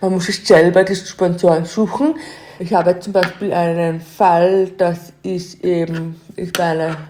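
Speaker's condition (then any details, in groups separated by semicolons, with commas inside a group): Deafness; learned sign language only from age 17, no one had told her it existed; interviewed with help of a sign language interpreter; learned to speak over time despite deafness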